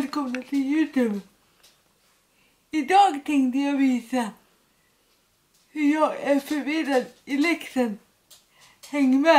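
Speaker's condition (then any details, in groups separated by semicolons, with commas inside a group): Dyskinetic cerebral palsy; dyskinetic form, severe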